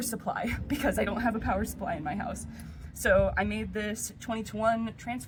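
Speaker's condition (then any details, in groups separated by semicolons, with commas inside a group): No condition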